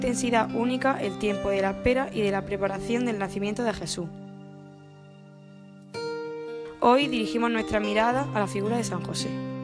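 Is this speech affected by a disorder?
No.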